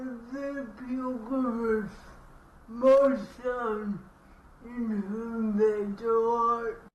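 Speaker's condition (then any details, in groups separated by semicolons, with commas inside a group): Cerebral palsy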